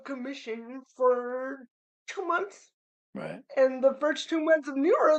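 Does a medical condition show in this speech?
Yes: cerebral palsy; spastic cerebral palsy.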